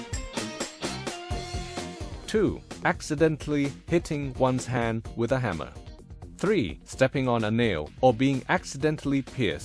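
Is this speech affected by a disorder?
No.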